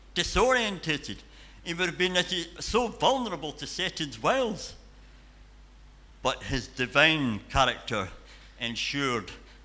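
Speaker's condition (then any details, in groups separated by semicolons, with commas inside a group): Cleft palate and cleft lip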